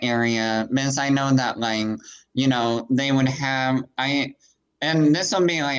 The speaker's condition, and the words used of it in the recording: Cleft palate. So, like, that sort of, like, messed with my vocal tonality.